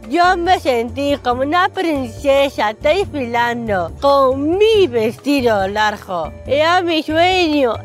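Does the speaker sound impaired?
Yes: Down syndrome; intellectual disability; age 32.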